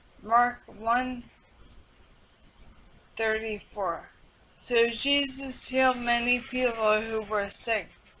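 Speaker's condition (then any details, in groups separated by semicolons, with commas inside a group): Multiple sclerosis; speech affected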